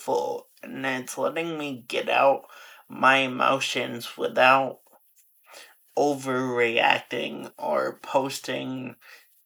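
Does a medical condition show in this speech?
Yes: Friedreich's ataxia; diagnosed at age 17 or 18 in final high school year, earlier uncoordinated and clumsy, progressive; clinical trial participant, rapid physical decline after diagnosis.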